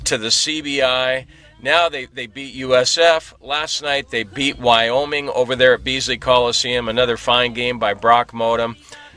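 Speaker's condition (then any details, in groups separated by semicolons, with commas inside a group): No condition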